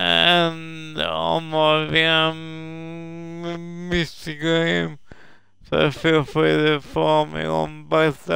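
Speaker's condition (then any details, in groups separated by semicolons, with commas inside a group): Cerebral palsy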